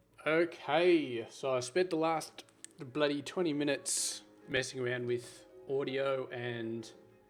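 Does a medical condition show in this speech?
No.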